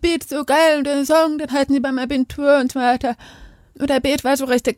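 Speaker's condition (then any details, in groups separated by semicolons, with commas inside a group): Deafness; not deaf from birth, attended hearing school, spoken first language, later learned sign language; speaks and signs, bilingual, hearing people forget deafness because speaks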